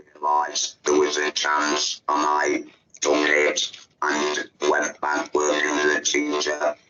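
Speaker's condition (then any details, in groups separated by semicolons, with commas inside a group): Laryngectomy; laryngectomy for larynx cancer, neck breather; over a decade since laryngectomy; laryngectomy voice, breathes through neck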